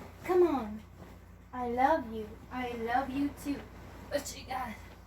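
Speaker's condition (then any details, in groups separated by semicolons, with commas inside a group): No condition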